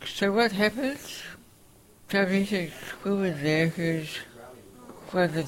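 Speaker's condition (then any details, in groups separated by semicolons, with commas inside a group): Facioscapulohumeral muscular dystrophy, facioscapulohumeral (FSHD); diagnosed about age 10, named facioscapulohumeral form in late 20s, early prognosis life to 14-19; respirator pump wheezing audible in recording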